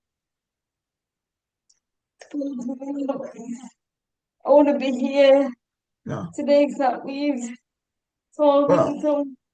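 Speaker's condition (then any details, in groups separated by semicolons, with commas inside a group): Cerebral palsy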